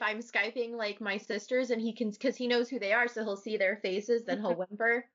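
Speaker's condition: No condition

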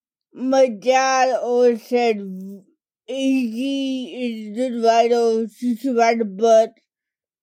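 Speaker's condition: Cerebral palsy; speech primarily affected

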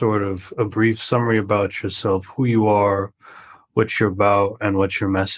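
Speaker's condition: No condition

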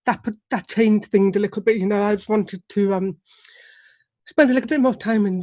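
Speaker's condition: Deafness; relies on lip reading

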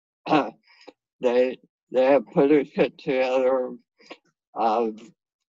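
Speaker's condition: Head and neck cancer surgery; resulting severe dysphagia, no normal meals since

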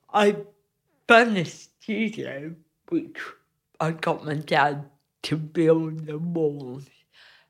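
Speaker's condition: Cerebral palsy; cerebral palsy from birth

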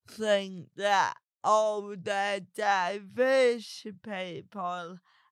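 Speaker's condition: Cerebral palsy; talks differently

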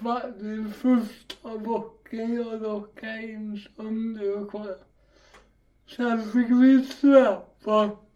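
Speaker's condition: Cerebral palsy; walking difficulty, walking improved with gym training; walks much better than at first hunts

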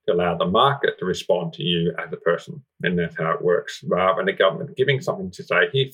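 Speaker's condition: Profound deafness, congenital, severe profound hearing loss; profound deafness since birth, hearing aids, cochlear implant in worse ear, right ear better; relearned speech sounds after implant with NDIS-funded speech therapist specialised in hearing loss

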